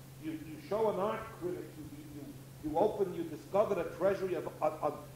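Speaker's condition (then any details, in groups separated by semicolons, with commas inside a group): No condition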